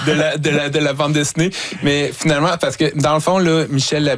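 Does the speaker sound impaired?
Yes: stuttering; lifelong neurodevelopmental stuttering, 42 years by age 42, support from Association Bégaiement Communication (ABC); ongoing stutter; speaking can be a struggle against the stutter, no stuttering when performing slam on stage; here repeated words.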